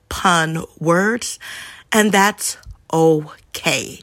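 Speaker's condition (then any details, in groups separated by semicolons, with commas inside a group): Stuttering; traumatic brain injury survivor, gets worn out with brain overload; stumbles upon words while speaking; prolonged sounds, blocks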